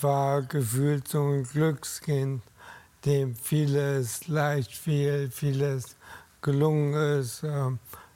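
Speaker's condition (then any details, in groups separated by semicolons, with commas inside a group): ALS; cannot go out alone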